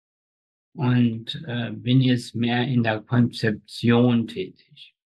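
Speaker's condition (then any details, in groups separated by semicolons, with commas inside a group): Spastic tetraparesis; all four limbs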